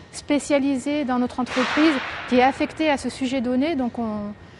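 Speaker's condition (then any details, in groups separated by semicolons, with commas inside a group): No condition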